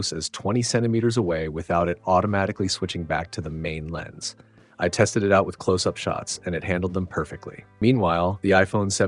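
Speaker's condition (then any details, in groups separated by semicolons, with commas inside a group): No condition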